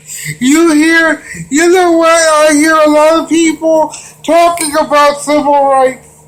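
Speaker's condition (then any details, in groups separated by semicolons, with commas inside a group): Cerebral palsy; wheelchair user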